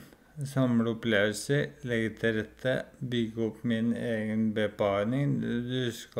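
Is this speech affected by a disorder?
Yes: ALS.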